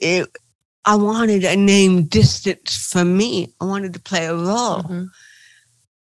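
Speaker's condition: Cerebral palsy; chronic pain

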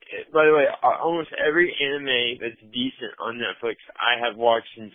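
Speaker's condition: Cerebral palsy, mild; had speech therapy

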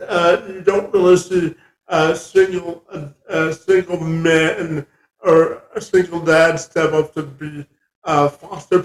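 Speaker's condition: Cerebral palsy; congenital

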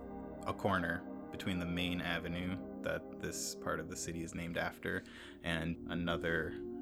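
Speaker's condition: No condition

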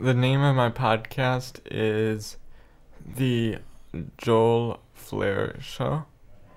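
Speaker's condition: Cerebral palsy, spastic quadriplegia

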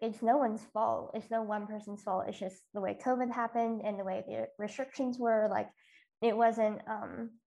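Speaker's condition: Cleft lip and palate

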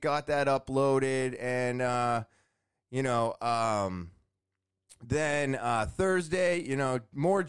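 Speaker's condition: No condition

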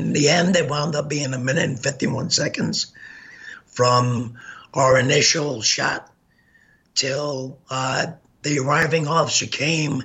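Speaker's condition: Gunshot injury to voice box; shot 15 times

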